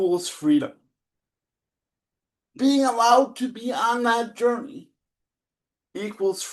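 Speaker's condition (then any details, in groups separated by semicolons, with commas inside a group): Cerebral palsy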